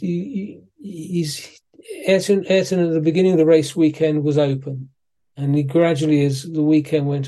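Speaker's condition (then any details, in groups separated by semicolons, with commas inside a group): Parkinson's disease; suspected for a while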